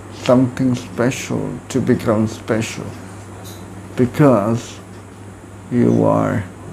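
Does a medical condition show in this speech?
Yes: cerebral palsy.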